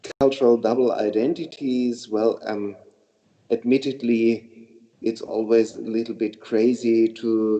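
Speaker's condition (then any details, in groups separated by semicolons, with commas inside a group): No condition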